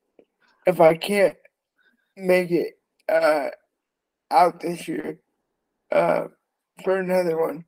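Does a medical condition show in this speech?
Yes: cerebral palsy; from birth, wheelchair user, $100 Amazon manual chair as travel backup.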